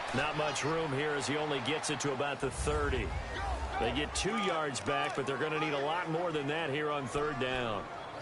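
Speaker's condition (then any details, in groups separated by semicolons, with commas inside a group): No condition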